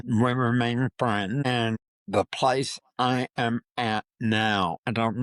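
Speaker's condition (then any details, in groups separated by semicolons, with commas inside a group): Parkinson's disease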